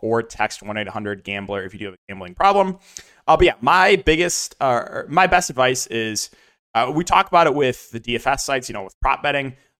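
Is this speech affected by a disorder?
No.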